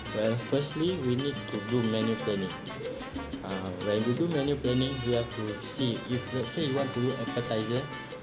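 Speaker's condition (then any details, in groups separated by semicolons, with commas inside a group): No condition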